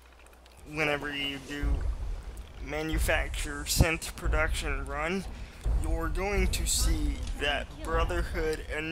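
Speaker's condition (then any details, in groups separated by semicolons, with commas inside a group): Cerebral palsy, mild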